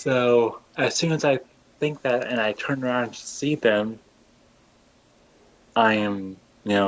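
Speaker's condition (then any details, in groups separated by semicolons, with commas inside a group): Cerebral palsy; caused by brain fluid pockets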